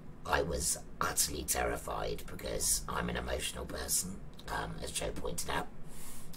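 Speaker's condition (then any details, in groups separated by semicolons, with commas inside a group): Laryngectomy; laryngectomy for thyroid cancer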